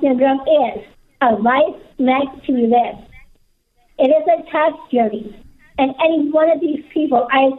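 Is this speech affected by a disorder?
Yes: Down syndrome; described as extraordinary public speaker.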